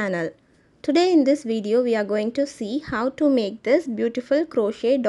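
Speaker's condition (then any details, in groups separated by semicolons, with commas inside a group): No condition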